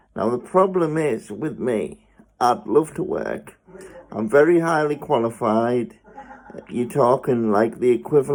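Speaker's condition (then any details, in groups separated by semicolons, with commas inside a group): Spastic cerebral palsy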